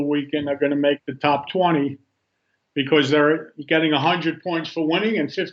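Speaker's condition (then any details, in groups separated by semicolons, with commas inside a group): No condition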